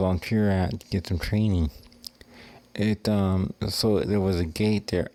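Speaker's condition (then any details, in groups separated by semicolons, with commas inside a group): Cerebral palsy; wheelchair user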